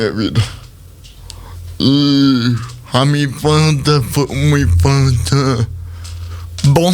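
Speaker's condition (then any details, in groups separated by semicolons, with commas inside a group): Cerebral palsy; speech not normal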